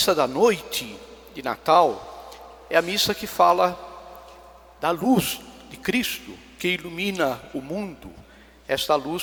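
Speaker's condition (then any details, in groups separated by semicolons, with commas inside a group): No condition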